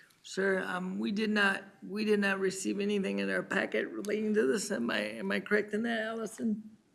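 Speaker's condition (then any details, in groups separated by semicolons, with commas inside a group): Cerebral palsy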